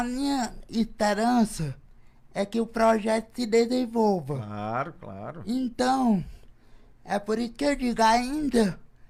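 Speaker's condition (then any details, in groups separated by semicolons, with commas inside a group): Cerebral palsy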